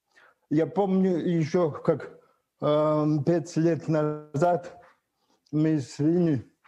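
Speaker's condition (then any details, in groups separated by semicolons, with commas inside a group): Cerebral palsy; initially unintelligible speech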